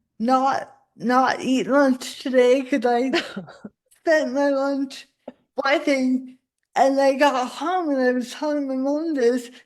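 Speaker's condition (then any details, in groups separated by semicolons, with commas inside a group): Cerebral palsy; spasticity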